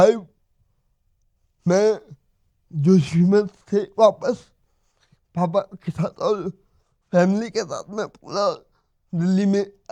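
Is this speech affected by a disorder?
Yes: cerebral palsy.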